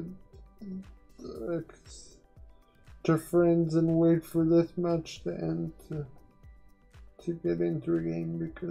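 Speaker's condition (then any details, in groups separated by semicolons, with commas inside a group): Quadriplegic cerebral palsy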